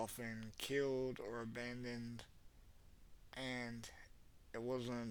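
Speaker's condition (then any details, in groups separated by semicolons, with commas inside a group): Cerebral palsy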